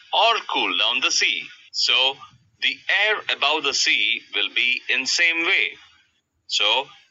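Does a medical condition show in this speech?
No.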